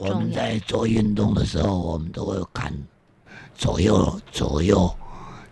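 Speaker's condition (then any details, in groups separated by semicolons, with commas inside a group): Vocal cord damage; vocal cord damage after cervical spine surgery, severe car accident 14 years ago, surgery two days later; unclear speech from vocal cord damage, greatly improved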